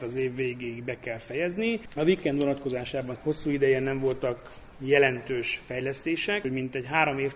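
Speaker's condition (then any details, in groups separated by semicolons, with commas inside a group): No condition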